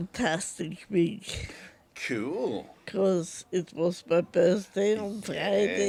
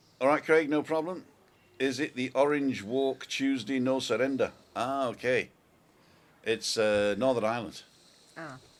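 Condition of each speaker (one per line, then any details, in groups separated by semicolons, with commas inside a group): Multiple sclerosis
No condition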